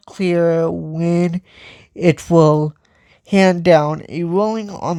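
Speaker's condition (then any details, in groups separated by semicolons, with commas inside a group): Cerebral palsy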